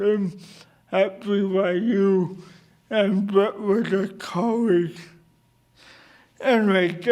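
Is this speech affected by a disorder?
Yes: cerebral palsy.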